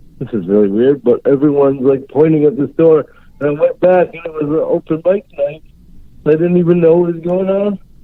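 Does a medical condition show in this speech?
Yes: cerebral palsy; unable to write or type.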